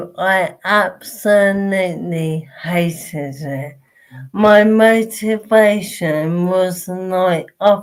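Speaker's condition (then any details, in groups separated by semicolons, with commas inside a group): Motor neurone disease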